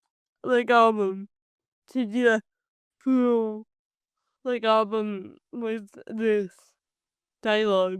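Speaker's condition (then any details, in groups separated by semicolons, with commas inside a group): Cerebral palsy; from birth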